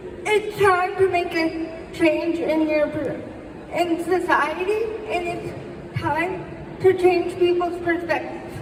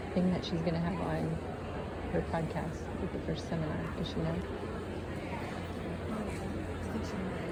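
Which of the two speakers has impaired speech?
The first: quadriplegic spastic cerebral palsy.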